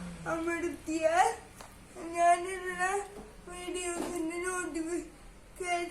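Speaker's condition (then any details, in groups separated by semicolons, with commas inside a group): Cerebral palsy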